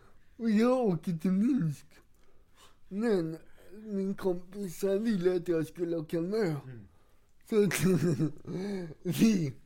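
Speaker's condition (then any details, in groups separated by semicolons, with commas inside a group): Cerebral palsy; wheelchair user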